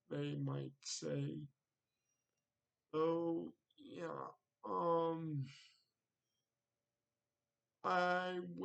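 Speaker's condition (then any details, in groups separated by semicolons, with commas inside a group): Cerebral palsy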